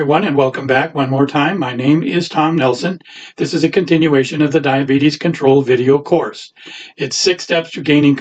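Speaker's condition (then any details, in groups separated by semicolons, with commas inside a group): No condition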